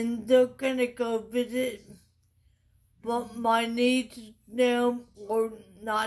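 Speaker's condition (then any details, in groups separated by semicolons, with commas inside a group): Traumatic brain injury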